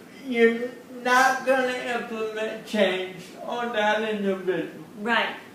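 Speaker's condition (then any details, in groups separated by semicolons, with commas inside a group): Cerebral palsy; since birth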